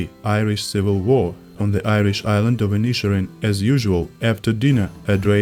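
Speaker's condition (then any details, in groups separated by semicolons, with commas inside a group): No condition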